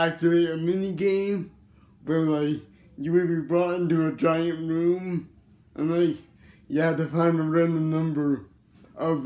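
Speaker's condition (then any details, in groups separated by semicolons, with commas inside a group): Cerebral palsy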